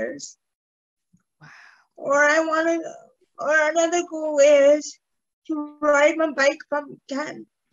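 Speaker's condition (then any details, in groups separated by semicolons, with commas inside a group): Cerebral palsy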